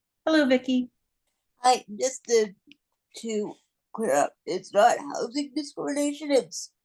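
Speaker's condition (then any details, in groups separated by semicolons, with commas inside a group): Cerebral palsy; non-progressive, will not improve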